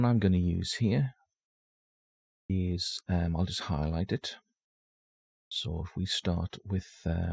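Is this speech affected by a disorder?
No.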